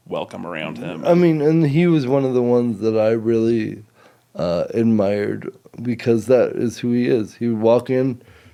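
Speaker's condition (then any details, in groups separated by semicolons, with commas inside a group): Cerebral palsy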